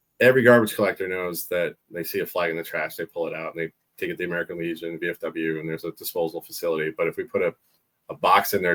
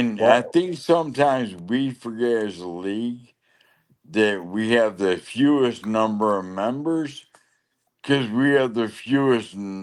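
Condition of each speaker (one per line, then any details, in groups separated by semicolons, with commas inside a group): No condition
Lou Gehrig's disease (ALS); right side and left hand weakness, cane, leg brace; over 5 years since onset, stumbling when walking; voice going, slurring worsens with longer talking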